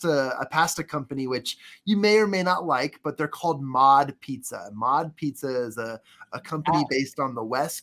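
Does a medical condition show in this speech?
No.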